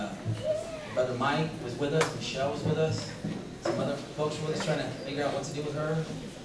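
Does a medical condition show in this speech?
No.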